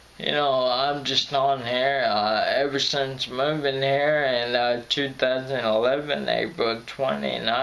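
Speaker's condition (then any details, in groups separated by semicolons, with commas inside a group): Friedreich's ataxia; Friedreich's ataxia, impaired hand-eye coordination; voice crackles when stressed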